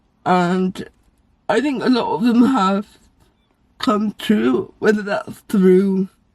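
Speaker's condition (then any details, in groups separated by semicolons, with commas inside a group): Cerebral palsy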